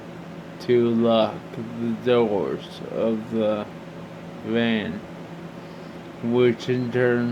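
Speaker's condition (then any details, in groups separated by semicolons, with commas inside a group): Brain injury (brain shearing); tracheostomy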